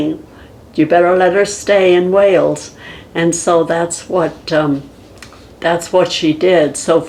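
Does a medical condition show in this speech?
No.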